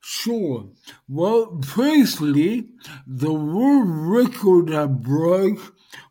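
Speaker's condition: Dysarthria post-stroke; speech highly affected

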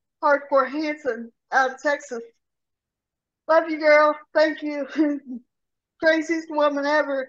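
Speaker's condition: Cerebral palsy; severe rotator cuff tear

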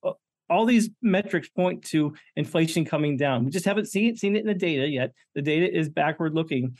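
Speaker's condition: No condition

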